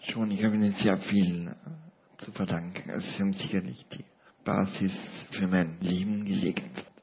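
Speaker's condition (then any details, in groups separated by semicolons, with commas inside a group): Paralysis with ventilator dependence; ventilator since 2006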